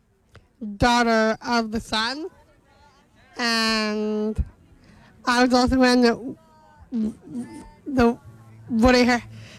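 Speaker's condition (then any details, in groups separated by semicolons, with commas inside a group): Down syndrome; intellectual disability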